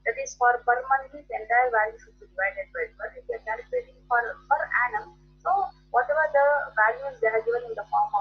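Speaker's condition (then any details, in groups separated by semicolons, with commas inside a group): No condition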